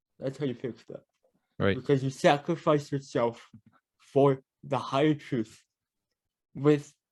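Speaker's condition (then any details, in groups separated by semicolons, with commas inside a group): Cerebral palsy; mild speech impediment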